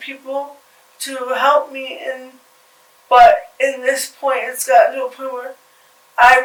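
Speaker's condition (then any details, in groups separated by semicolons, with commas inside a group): Cerebral palsy; from birth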